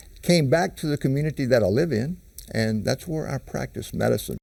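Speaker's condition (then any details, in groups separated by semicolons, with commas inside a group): No condition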